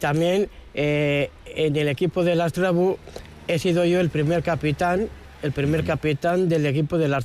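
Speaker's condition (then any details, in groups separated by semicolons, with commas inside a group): Down syndrome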